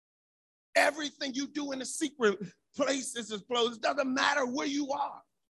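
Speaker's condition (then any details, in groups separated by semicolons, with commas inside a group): No condition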